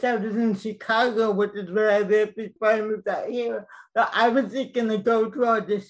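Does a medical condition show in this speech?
Yes: cerebral palsy, mild; speech mildly affected.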